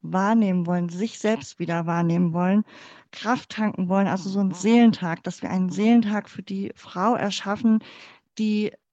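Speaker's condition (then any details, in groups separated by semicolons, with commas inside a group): Cleft palate; congenital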